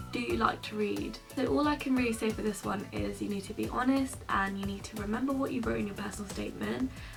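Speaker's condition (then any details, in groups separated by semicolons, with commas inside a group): No condition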